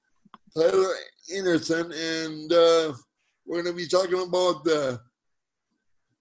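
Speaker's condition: Cerebral palsy; present from birth, muscle spasticity, wheelchair user for mobility; considering hyperbaric oxygen therapy for spasticity

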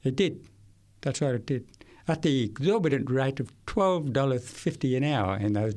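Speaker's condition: Severe to profound hearing loss; uses hearing aids

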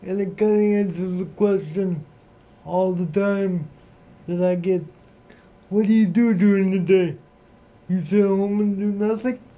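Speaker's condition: Cerebral palsy

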